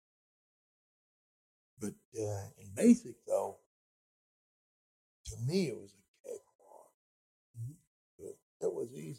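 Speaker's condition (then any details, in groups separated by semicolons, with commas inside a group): Speech impediment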